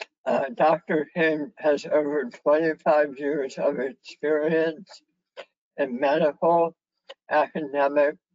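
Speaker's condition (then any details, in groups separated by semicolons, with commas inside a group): Head and neck cancer; head and neck cancer salvage surgery, left vagus nerve severed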